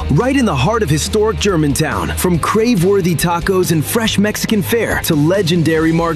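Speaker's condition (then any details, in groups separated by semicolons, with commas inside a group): No condition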